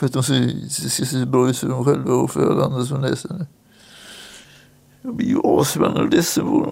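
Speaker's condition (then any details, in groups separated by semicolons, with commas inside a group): Atypical Parkinson's; very rare atypical form, onset finger tremors, fluctuating movement, growing stiffness, sometimes cannot leave bed; hands working at present; sudden slurring mid-conversation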